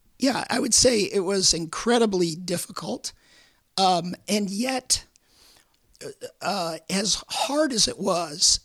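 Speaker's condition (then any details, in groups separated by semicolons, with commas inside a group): Vocal cord cancer, repeated surgery; Hodgkin's lymphoma diagnosed at age 36, 19 vocal cord surgeries, chemotherapy causing mouth pain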